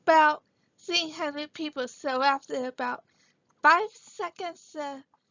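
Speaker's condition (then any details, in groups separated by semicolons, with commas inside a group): Cerebral palsy; sometimes a little hard to understand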